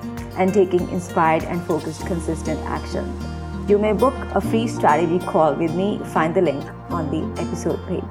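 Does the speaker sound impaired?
No.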